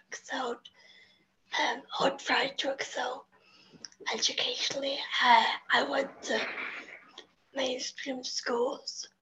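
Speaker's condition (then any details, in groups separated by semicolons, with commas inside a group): Spastic quadriplegic cerebral palsy; needs help with most physical tasks, agency carers assist getting up and going to bed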